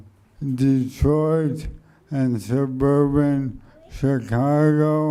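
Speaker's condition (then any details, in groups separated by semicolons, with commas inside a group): ALS; speech slowed and softened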